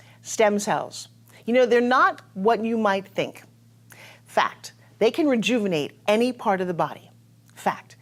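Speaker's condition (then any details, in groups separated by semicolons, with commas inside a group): No condition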